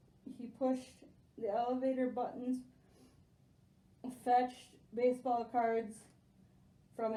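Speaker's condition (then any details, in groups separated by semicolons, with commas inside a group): Spastic quadriplegic cerebral palsy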